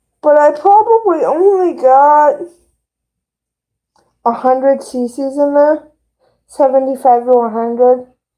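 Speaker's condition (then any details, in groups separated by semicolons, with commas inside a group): Cerebral palsy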